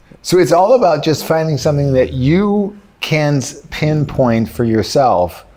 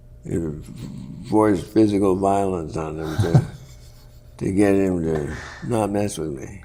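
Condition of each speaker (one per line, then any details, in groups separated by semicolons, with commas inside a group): No condition
Parkinson's; worsening, often debilitating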